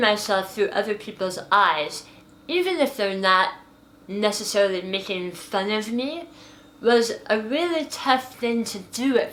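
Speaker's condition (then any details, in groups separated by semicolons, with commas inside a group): Hemi-glossectomy for oral cancer, hemiglossectomy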